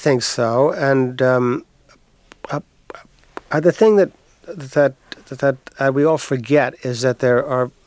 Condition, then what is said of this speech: Stuttering. I wanted to ask you a question about your stutter.